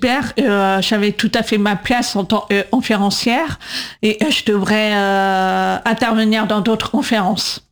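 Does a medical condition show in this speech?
Yes: deaf from birth; congenital deafness; follows show via live transcription by Céline Ripoll, needs subtitles and transcripts for videos, podcasts; atypical voice, speech recognition struggles to understand, 20 years speech therapy, lpc coder in class.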